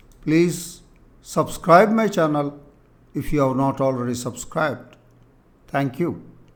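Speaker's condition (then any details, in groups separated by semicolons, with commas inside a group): No condition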